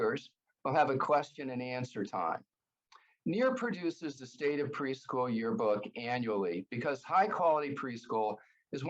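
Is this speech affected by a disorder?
No.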